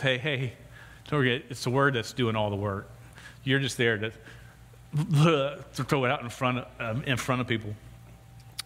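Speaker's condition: Stuttering; lifelong stutter, used interpreter scout, also a stutterer, on Africa mission trip; rough time with scripture reading; gets stuck on words, stutters when preaching, rough time reading scripture aloud; blocks

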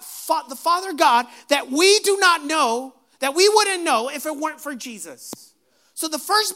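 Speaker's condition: No condition

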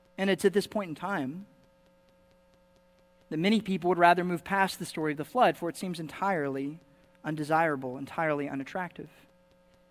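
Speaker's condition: No condition

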